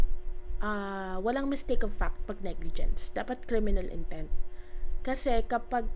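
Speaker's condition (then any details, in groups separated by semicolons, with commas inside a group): No condition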